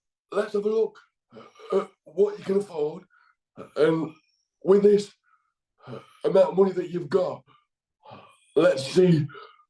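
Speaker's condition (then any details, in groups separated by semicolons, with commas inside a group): Cerebral palsy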